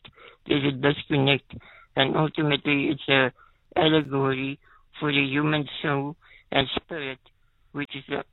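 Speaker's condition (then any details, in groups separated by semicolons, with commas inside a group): Spinal muscular atrophy, type 2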